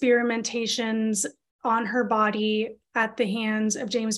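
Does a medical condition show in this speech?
No.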